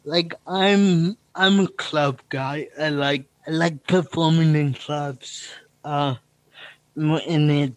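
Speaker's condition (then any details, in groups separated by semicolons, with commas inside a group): Cerebral palsy; feels picking up host's stammer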